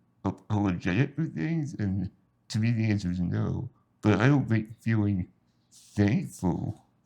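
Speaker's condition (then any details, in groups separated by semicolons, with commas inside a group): Spinal muscular atrophy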